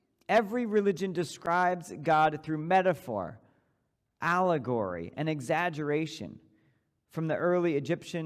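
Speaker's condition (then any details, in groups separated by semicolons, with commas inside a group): No condition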